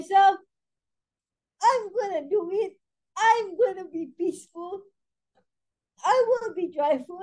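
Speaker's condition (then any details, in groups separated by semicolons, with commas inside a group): Cerebral palsy spastic quadriplegia; spastic quadriplegia, neonatal brain oxygen loss, premature birth; diagnosed in infancy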